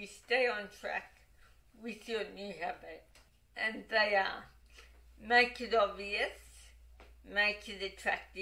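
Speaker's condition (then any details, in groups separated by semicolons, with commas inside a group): Cerebral palsy, dystonic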